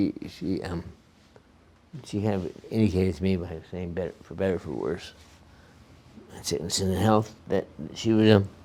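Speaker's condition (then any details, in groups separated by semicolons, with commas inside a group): Parkinson's disease; young onset, diagnosed at age 29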